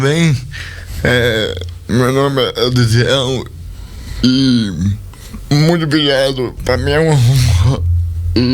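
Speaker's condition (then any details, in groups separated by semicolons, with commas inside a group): Cerebral palsy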